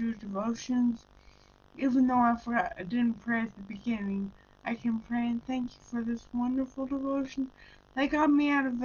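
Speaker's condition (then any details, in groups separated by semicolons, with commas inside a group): Brain injury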